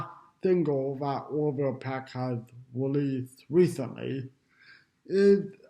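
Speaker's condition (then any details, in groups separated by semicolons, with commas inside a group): Cerebral palsy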